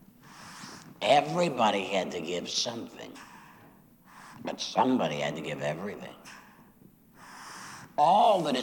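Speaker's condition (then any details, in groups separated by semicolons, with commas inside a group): Laryngectomy after throat cancer; voice produced through throat prosthesis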